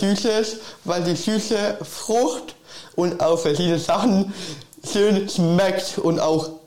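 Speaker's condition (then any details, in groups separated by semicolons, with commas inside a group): Down syndrome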